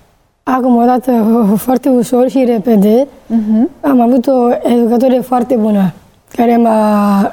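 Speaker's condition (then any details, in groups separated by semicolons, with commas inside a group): Down syndrome; Trisomy 21, genetic, from birth, definitive diagnosis at age 5, small stature, physical and cognitive delay; about 32 years old; late speech onset, started speaking around 3.5 years to 3 years 8 months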